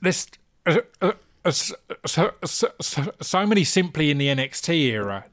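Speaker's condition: Stammer; stutter, unnoticed during rapping and spoken word years, noticed with radio show and podcast, works with STAMMA; struggles with hard g sounds, had pet renamed Finley to avoid hard g name; repeated sounds, prolonged sounds

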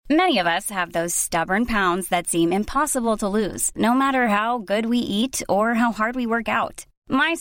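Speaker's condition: No condition

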